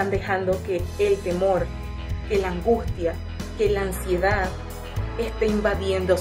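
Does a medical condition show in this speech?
No.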